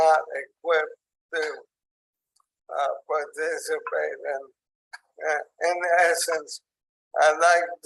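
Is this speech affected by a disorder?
Yes: ALS; onset in hands and arms, tracheostomy.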